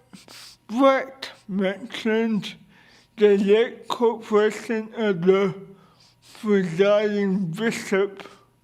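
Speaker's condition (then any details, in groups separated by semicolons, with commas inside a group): Cerebral palsy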